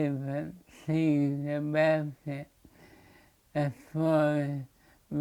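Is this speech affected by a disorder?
Yes: motor neurone disease.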